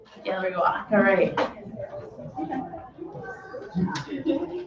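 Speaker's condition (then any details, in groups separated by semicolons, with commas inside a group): No condition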